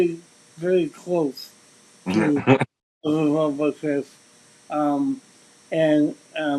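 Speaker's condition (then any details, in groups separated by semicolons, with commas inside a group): Cerebral palsy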